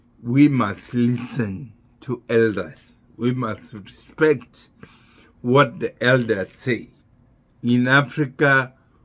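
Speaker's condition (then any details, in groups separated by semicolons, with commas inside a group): Neurological disease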